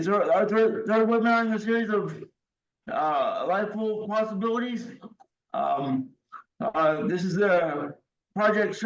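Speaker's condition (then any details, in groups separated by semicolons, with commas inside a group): Cerebral palsy, severe; wheelchair user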